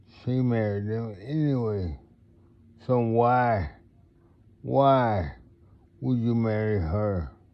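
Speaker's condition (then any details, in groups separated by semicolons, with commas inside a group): Multiple sclerosis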